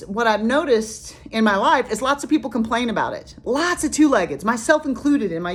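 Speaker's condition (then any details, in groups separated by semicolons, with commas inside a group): No condition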